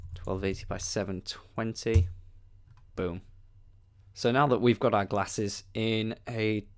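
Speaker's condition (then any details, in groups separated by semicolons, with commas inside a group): No condition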